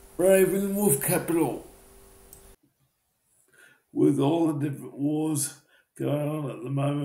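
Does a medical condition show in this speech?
Yes: cerebral palsy; uses wheelchair.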